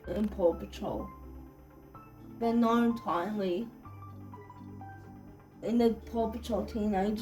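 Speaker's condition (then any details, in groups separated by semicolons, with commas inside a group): Cerebral palsy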